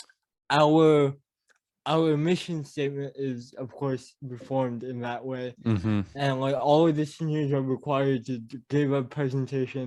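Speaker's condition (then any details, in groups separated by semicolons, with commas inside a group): Cerebral palsy; mild speech impediment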